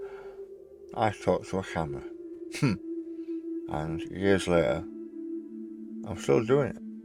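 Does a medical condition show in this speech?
Yes: tongue cancer surgery; stage 4 tongue cancer, major operation, radiotherapy.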